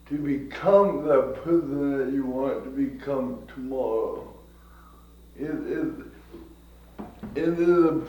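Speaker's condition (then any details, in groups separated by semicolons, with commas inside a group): Cerebral palsy; from birth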